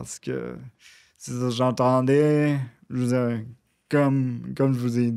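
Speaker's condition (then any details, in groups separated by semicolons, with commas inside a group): Cerebral palsy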